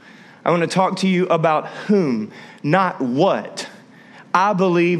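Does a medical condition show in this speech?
No.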